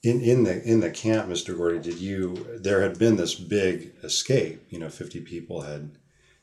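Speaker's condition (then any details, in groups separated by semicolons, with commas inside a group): No condition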